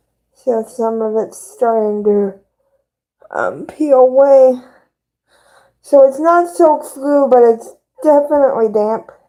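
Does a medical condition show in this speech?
Yes: cerebral palsy; both hands affected.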